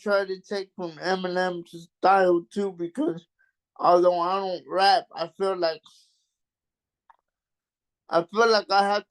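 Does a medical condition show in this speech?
Yes: cerebral palsy; mild.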